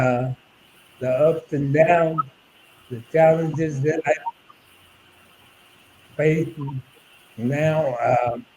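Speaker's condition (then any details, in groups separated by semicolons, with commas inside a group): ALS; about eight years since diagnosis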